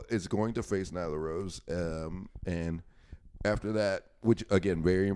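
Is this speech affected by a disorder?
No.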